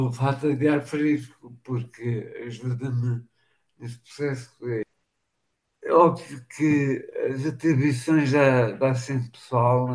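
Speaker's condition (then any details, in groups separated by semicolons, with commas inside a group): Machado-Joseph disease (sca3)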